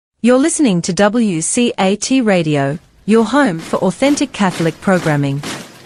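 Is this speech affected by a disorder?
No.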